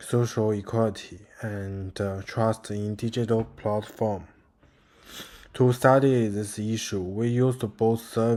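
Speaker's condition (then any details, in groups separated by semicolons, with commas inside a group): No condition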